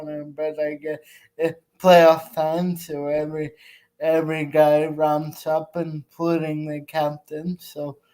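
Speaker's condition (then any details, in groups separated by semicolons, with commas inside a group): Cerebral palsy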